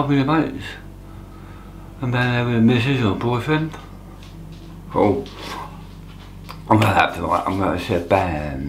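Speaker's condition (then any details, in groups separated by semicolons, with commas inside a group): Tongue cancer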